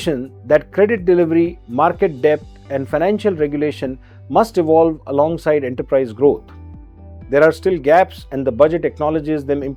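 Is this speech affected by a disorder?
No.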